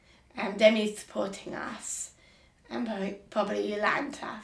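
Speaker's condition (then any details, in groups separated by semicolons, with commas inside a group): Down syndrome; Down syndrome since birth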